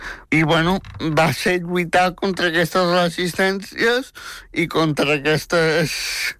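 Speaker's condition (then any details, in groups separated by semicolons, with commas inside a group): Spastic tetraplegic cerebral palsy; from birth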